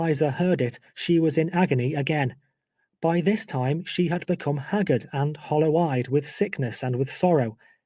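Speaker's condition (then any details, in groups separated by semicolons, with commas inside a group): No condition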